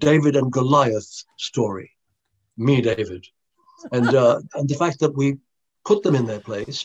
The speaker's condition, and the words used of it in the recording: No condition.